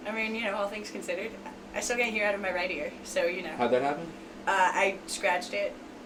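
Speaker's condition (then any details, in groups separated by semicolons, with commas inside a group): No condition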